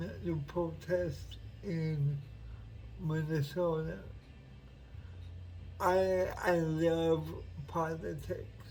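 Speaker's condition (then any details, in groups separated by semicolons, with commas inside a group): Cerebral palsy; uses wheelchair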